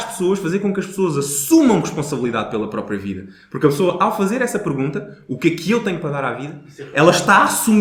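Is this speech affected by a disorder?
No.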